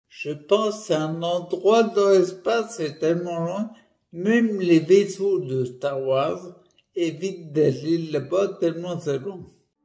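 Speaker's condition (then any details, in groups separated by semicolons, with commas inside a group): Primary progressive multiple sclerosis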